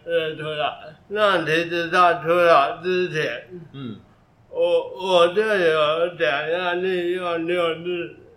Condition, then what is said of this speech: Brain injury. 是有语言障碍而已，其实它其他就是思考啊什么都，都是跟正常人生对活一样